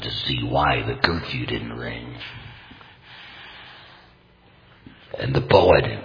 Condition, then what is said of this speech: Laryngectomy. I do know that if my mother were still alive, she would say to me, how dare you speak to me in that tone of voice?